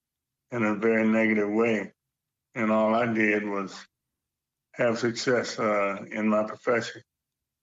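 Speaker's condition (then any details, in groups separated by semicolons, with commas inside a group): Parkinson's; age 70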